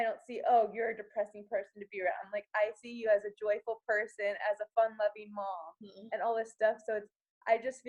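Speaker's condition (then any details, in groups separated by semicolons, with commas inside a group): No condition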